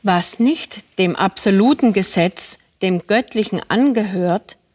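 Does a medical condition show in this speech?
No.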